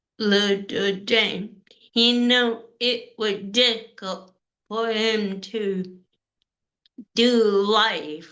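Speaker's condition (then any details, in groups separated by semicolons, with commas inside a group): Cerebral palsy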